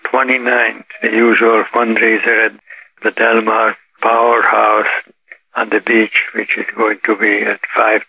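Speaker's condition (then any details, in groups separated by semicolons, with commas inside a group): Parkinson's disease; Parkinson's detected about 8 years ago, now 84, daily yoga practice and 3-mile walks credited; symptoms reportedly undetectable by others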